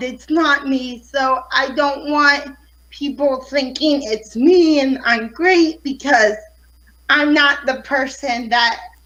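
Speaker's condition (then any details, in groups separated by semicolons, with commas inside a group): Cerebral palsy; affects fine motor skills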